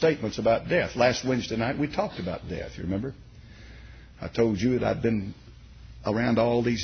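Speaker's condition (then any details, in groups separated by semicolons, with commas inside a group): No condition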